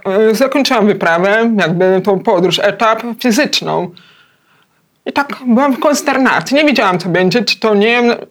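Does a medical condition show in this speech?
Yes: hard of hearing, cochlear implant.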